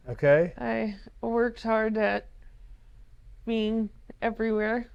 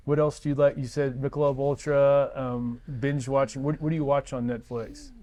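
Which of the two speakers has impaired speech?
The first: ALS; about 10 years since diagnosis, uses wheelchair, slow progression.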